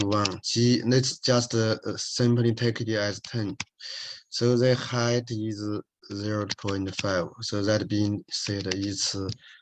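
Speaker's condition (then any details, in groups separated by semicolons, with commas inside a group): No condition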